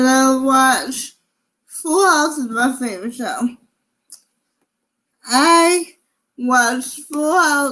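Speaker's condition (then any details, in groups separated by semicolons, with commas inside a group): Cerebral palsy; from birth, difficult delivery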